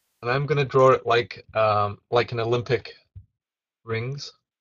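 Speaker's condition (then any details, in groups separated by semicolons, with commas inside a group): No condition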